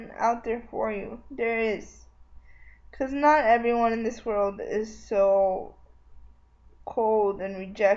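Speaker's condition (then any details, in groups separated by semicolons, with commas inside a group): Cerebral palsy; spastic, tendon lengthening and transfer surgery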